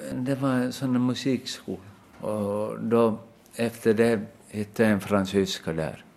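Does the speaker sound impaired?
Yes: aphasia after brain injury; hit by car at age seven, no diagnosis given, right hand difficulty, memory gaps; taken to Malmska Sjukhuset, later tested in Vasa, past seizures treated with medication, now off medication; word-finding difficulty, circumlocution, could not speak at first after injury.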